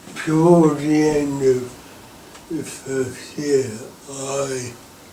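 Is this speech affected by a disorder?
Yes: cerebral palsy.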